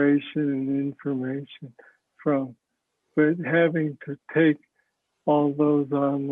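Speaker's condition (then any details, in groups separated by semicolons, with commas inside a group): Parkinson's disease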